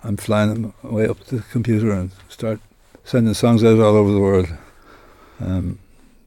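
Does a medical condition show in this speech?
Yes: Parkinson's disease; diagnosed about 10 years ago, progressive, expected to worsen; aches and pains, various tremors, fingertip trouble with buttons, hallucinations, hard first morning hour needing dopamine.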